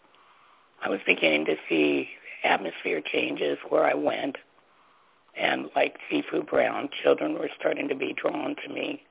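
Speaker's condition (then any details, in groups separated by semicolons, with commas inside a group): Laryngectomy; voice box surgically removed after cancer at young age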